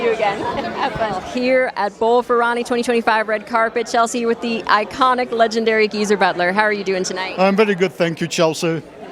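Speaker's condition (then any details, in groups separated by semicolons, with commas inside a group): No condition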